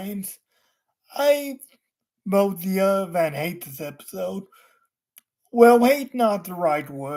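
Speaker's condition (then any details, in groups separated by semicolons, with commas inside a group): Cerebral palsy; wheelchair user, unable to walk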